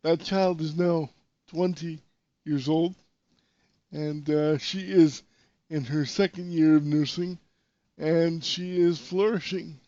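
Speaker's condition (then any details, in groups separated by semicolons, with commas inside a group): Cerebral palsy; voice fluctuations, tension, back spasms hinder speaking, strong voice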